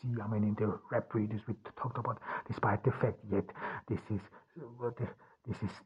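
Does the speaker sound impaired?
Yes: stuttering; cause unknown, only one in family who stutters, german mother tongue, born in austria; seen as an obstacle to recording audiobooks; here repeated sounds.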